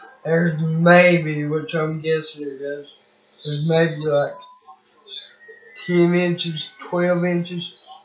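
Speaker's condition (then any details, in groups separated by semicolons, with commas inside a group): Cerebral palsy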